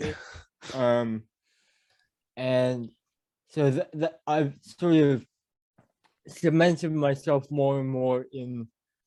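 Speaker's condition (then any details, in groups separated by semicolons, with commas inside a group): Cerebral palsy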